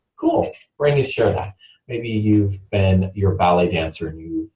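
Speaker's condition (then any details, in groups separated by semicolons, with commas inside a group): No condition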